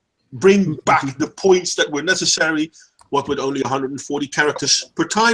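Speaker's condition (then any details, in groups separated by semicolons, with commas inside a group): No condition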